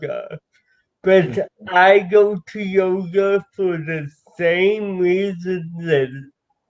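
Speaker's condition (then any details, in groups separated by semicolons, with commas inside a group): Cerebral palsy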